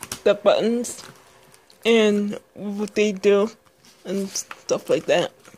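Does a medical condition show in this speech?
Yes: speech impairment.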